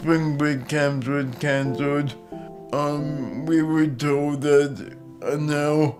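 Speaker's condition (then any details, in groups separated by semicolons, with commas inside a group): Cerebral palsy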